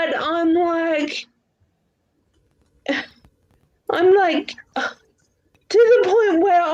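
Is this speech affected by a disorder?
Yes: cerebral palsy.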